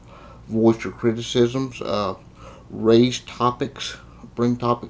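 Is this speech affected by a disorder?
Yes: cerebral palsy; congenital cerebral palsy.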